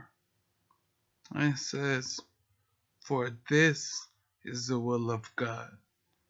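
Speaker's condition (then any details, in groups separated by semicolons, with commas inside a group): Multiple sclerosis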